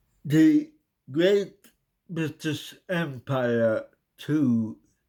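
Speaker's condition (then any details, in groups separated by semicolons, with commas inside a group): Cerebral palsy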